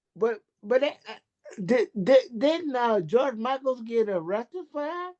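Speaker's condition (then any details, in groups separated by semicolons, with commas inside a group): Cerebral palsy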